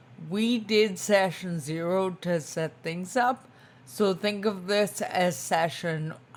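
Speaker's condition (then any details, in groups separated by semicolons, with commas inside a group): Spinocerebellar ataxia type 2, SCA2; tongue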